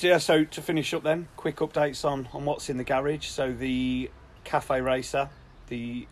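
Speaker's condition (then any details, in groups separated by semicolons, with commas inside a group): No condition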